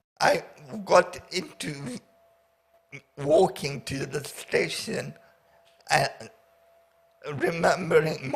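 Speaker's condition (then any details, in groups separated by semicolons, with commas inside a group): Paraplegia with essential tremor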